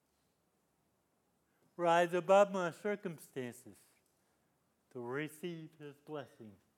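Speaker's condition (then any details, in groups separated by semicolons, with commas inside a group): Cerebral palsy; lifelong disability since youth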